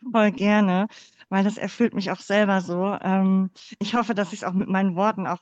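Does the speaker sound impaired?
Yes: cleft palate; congenital.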